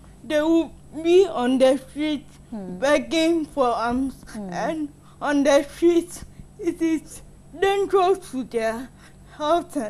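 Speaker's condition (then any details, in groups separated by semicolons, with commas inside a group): Cerebral palsy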